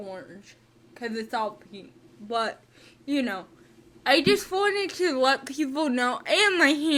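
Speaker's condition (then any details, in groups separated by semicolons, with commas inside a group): Spastic cerebral palsy, mixed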